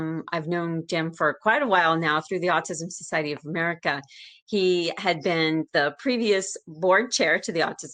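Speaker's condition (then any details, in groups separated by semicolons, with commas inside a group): No condition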